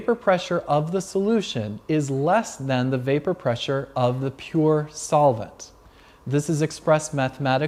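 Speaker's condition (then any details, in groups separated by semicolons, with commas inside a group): No condition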